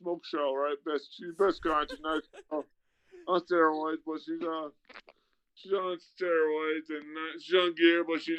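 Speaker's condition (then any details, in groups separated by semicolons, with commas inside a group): Traumatic brain injury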